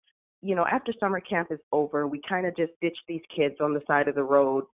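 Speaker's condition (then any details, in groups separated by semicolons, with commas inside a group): No condition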